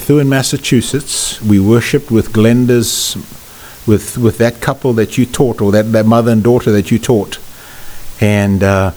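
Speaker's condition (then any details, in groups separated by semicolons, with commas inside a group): No condition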